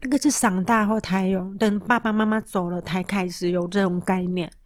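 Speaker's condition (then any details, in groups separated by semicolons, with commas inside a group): Moderate-to-severe hearing loss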